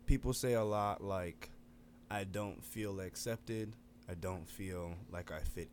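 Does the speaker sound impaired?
No.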